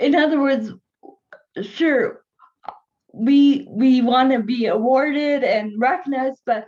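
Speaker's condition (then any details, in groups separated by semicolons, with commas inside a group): Cerebral palsy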